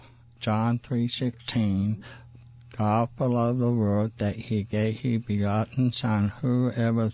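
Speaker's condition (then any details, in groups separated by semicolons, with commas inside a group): Parkinson's disease; voice clearer after weekly Monday evening talks with Stephen McClary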